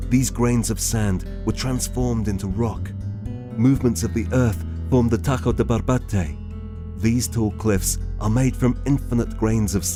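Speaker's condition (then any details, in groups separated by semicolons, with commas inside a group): No condition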